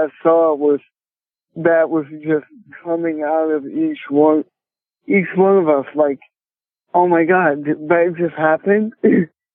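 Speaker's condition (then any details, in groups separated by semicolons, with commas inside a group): Cerebral palsy; speech affected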